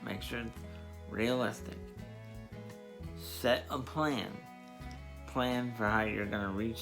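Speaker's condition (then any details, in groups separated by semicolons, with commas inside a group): Spastic diplegia cerebral palsy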